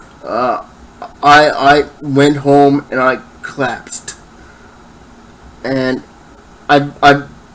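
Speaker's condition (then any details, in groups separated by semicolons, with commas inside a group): Cerebral palsy, spastic diplegia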